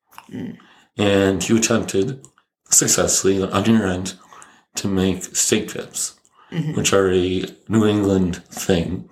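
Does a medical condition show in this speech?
Yes: ALS; ALS onset age 37, right hand finger weakness, palm wasting, lost right hand use, smile, facial expressions; about two years since diagnosis, feeding tube for swallowing muscle atrophy, monthly spinal tap clinical trial medication; voice changed, dried saliva in throat from rare swallowing makes speech less clear, cannot swallow most foods.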